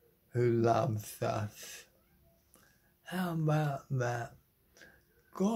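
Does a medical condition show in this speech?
Yes: motor neuron disease; terminal; body failing.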